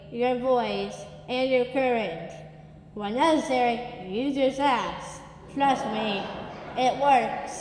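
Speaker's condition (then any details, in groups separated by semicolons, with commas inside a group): Down syndrome; speech therapy from infancy, answered audition questions with clarity at age 6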